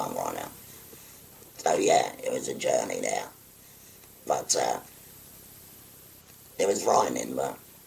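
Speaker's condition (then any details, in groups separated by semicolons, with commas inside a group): Laryngectomy; no evidence of disease after radiotherapy and chemotherapy, sleeps upright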